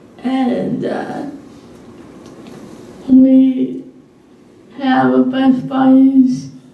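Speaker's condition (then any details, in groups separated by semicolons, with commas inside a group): Cerebral palsy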